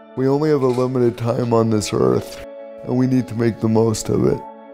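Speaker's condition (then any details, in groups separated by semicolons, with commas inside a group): Cerebral palsy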